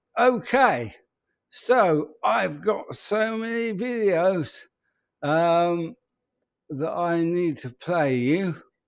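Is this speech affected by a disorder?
Yes: ALS; speech.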